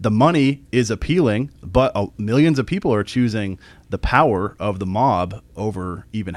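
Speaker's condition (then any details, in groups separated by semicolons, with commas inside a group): No condition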